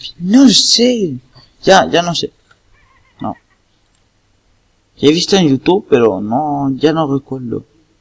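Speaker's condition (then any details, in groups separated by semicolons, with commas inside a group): No condition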